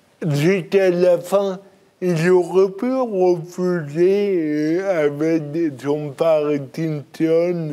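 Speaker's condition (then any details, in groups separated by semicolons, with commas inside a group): Cerebral palsy; birth injury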